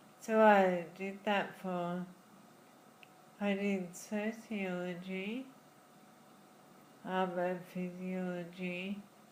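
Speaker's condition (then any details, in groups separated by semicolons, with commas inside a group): Friedreich's ataxia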